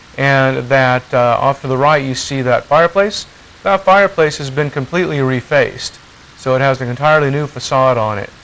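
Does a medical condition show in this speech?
No.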